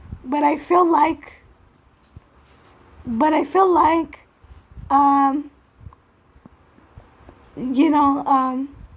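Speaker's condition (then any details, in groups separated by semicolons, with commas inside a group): Cerebral palsy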